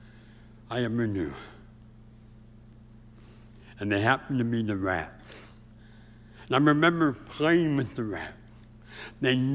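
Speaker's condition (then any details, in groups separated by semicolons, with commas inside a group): Severe speech impediment; about age 84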